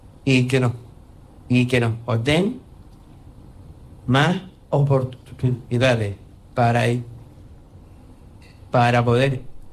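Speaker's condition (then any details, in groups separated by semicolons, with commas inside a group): Down syndrome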